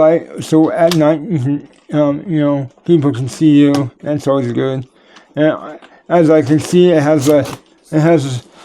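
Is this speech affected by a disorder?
Yes: cerebral palsy; tends to mess up words.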